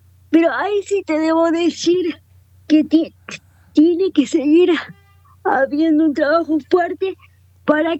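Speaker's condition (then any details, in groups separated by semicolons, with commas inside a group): Cerebral palsy, quadriparesis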